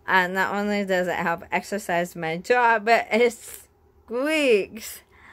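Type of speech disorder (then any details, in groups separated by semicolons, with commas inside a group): Bulbar dysarthria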